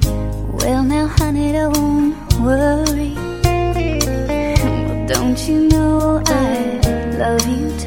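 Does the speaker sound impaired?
No.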